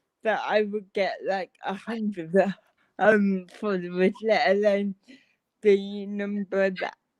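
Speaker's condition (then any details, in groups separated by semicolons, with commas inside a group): Cerebral palsy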